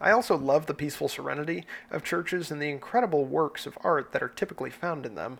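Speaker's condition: No condition

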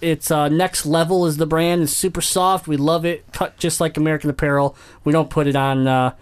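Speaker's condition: Cleft palate; congenital cleft palate

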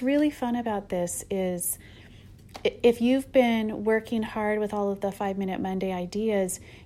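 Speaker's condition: No condition

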